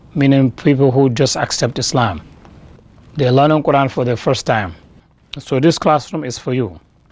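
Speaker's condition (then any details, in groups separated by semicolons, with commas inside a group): No condition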